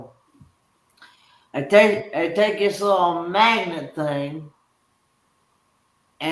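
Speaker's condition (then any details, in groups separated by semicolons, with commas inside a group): Cerebral palsy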